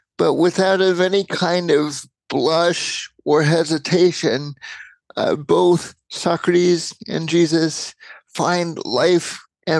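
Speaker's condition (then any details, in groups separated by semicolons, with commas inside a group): Cerebral palsy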